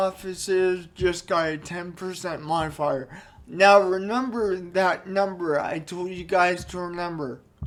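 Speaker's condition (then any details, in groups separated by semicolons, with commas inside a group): Cerebral palsy; only one hand usable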